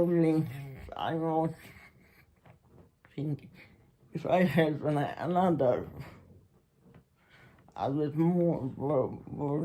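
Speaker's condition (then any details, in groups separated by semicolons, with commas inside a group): Muscular Parkinson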